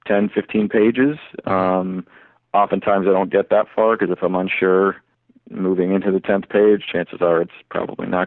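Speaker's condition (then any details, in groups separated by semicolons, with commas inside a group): No condition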